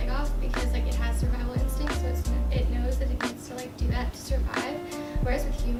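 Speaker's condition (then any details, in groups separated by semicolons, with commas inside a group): No condition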